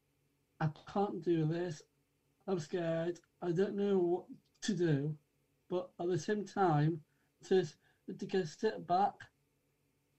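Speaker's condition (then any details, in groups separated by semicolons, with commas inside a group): Down syndrome; from birth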